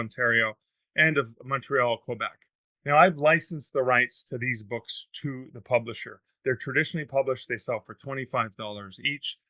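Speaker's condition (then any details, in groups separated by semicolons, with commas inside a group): No condition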